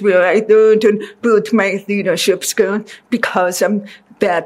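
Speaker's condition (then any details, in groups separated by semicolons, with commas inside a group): Deafness; deaf since childhood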